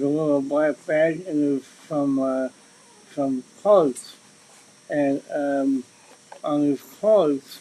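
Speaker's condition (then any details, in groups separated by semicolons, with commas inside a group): Cerebral palsy; since birth; speech impediment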